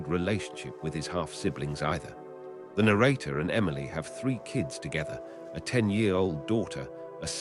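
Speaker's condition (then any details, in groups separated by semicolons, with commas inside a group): No condition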